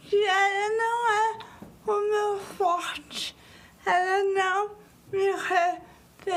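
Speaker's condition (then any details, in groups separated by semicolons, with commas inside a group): Cerebral palsy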